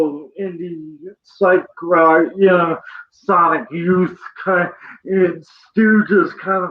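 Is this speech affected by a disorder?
Yes: cerebral palsy; present from birth.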